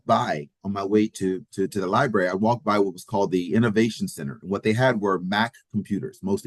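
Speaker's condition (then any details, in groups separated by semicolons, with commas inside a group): No condition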